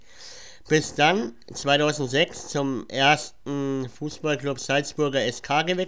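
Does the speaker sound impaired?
Yes: cleft palate; cleft palate present since childhood, speech impediment; says cannot pronounce country name Guatemala because of cleft palate.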